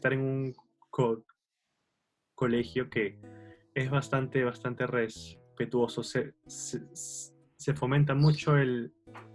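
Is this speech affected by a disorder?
Yes: stuttering; stuttering since about age four, aware by late primary school, treatment sought around age seven; still stutters, past non-specialist therapy partly helped, adolescent psychologist for anxiety, later fluency control training; head moved toward shoulder on effort, later pen squeezing, repeated 'Mi Nombre Es', avoided speaking at university; here repeated sounds, prolonged sounds, blocks.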